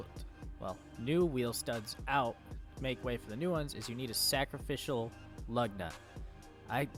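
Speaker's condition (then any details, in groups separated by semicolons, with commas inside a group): No condition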